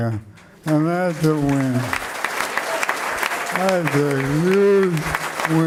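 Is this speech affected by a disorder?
Yes: ALS; speech slowed and softened.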